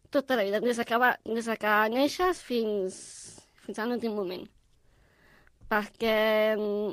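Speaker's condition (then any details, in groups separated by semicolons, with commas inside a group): Down syndrome; four hours instead of one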